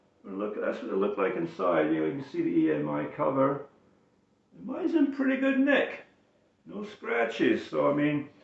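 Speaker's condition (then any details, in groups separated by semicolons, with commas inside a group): No condition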